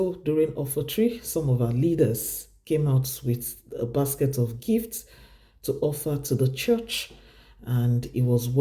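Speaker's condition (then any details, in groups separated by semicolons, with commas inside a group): No condition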